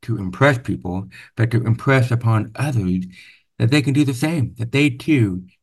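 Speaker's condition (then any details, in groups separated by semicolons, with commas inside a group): Profound hearing loss, deaf accent; congenital very severe to profound hearing loss, over 13 years of speech therapy; noticeably different accent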